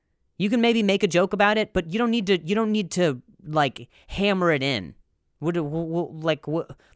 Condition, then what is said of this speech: Stuttering. Like, is there an honest? Is there a real shot at me pronouncing something correctly ever?